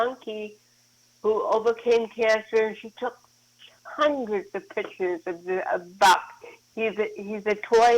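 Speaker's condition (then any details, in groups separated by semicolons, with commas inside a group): Cerebral palsy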